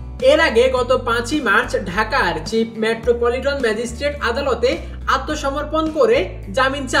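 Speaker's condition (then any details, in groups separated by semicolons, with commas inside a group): No condition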